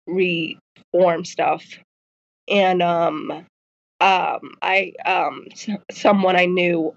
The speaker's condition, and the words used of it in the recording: Stuttering. Breath just doesn't sustain the word, or our brain likes to flick on the stuttering switch and just likes to play.